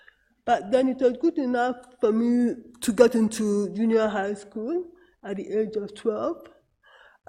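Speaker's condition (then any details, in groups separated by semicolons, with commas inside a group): Cerebral palsy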